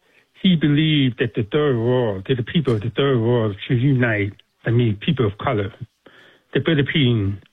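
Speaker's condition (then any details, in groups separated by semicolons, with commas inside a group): Deafness; speaks with a deaf accent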